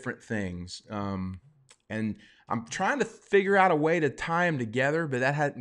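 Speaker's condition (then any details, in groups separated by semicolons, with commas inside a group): No condition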